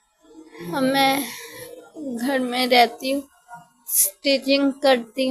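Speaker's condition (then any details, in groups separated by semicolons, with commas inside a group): Speech difficulty after fall; affects walking and speech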